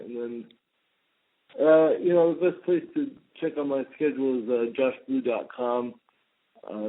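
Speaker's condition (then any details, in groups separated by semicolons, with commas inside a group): Cerebral palsy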